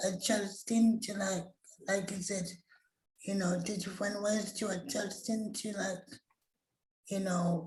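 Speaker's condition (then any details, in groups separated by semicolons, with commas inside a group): Cerebral palsy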